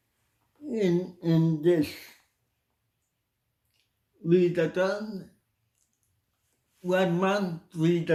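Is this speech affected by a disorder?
Yes: cerebral palsy.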